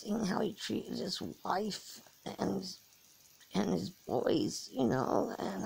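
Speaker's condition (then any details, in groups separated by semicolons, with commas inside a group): Cerebral palsy; from birth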